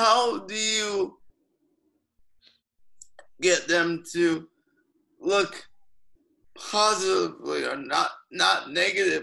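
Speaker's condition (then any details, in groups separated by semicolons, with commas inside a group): Cerebral palsy; lifelong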